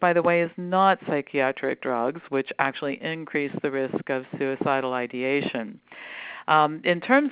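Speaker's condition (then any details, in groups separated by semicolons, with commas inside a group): No condition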